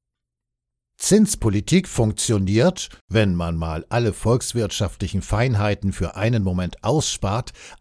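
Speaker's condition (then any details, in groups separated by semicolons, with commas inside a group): No condition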